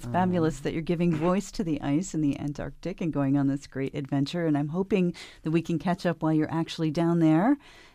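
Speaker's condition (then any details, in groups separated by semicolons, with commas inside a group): No condition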